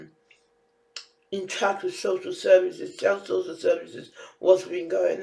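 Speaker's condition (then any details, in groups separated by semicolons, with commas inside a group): Facial palsy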